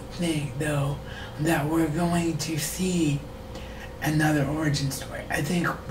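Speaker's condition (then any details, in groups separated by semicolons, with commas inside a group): Cerebral palsy; wheelchair bound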